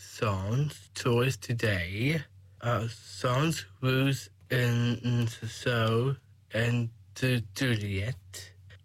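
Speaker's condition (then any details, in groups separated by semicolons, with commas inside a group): Down syndrome; age 21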